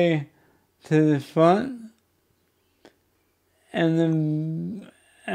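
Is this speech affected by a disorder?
Yes: cerebral palsy.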